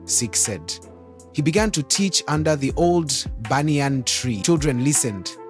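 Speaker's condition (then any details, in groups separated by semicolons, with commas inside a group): No condition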